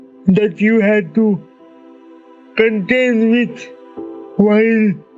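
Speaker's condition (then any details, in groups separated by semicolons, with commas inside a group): Cerebral palsy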